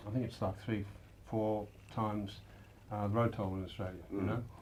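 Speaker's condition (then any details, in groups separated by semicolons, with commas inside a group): No condition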